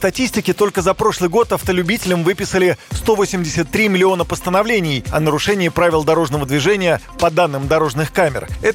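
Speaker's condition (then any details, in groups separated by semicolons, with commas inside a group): No condition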